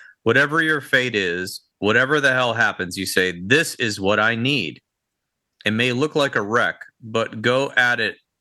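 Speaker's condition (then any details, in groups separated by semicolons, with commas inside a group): No condition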